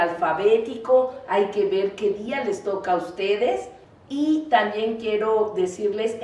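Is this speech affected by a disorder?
No.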